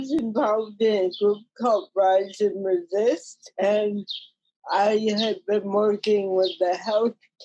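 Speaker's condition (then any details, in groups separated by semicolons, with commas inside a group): Cerebral palsy; mild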